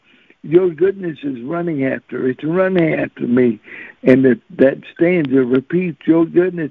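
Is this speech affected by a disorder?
Yes: cerebral palsy; since birth.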